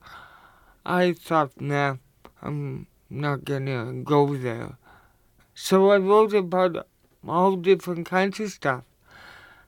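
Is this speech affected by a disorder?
Yes: cerebral palsy; cerebral palsy since childhood, visible, coordination difficulties.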